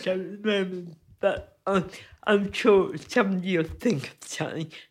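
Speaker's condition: Cerebral palsy; loses balance often

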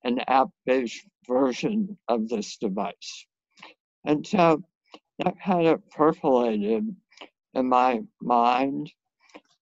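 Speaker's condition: Head and neck cancer surgery; radiation

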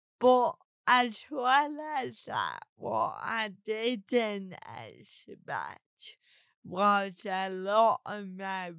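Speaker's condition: Cerebral palsy; talks differently

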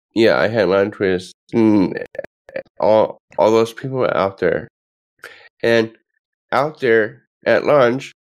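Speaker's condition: Down syndrome; from birth

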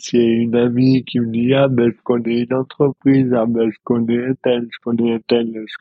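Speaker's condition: Dystonia; neurological movement disorder, present since birth, rare, affects fine motor skills, judo from age three to offset motor troubles; speech difficulties

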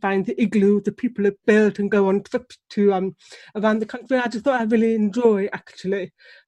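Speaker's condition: Deafness; relies on lip reading

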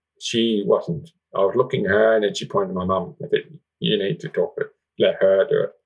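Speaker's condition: Profound deafness, congenital, severe profound hearing loss; about 95% speech perception six months after implant

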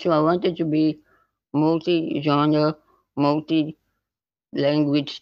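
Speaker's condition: Spinal muscular atrophy type 2; loss of motor neurons

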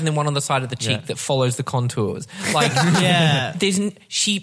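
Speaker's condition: No condition

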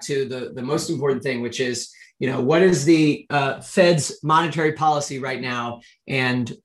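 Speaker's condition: No condition

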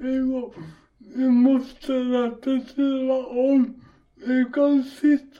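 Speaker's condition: Cerebral palsy; walking difficulty

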